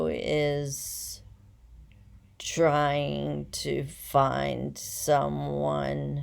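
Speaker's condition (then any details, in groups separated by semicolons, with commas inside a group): Essential tremor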